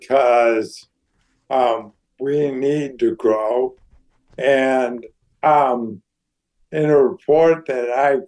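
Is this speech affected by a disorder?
Yes: ALS; neurodegenerative disease, declining health; voice somewhat compromised by disease, audibly affected.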